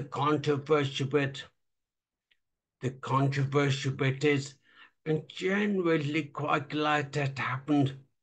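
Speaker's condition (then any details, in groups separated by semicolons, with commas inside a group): Traumatic brain injury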